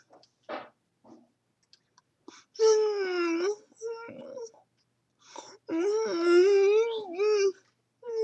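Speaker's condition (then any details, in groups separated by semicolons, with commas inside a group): Cerebral palsy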